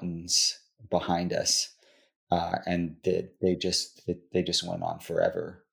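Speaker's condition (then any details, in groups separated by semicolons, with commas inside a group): Stuttering; stuttering since childhood; stutters throughout interview; allows stuttering rather than trying to be fluent; repeated words, prolonged sounds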